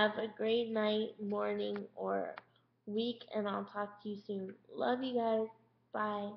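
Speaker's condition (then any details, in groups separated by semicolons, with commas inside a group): Cerebral palsy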